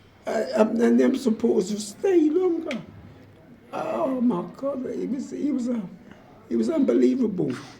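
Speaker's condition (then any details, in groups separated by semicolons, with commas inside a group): Motor neurone disease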